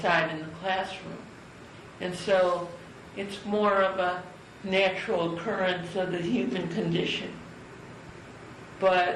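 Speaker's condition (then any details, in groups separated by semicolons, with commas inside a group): Cerebral palsy; from birth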